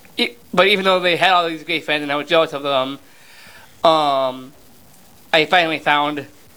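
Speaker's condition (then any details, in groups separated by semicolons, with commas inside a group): Down syndrome; 32 years old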